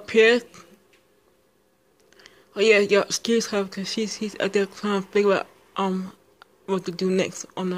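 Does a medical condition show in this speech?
Yes: speech impairment.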